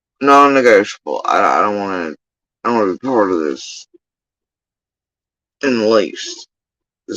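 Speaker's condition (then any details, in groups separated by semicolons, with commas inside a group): Facial paralysis after surgery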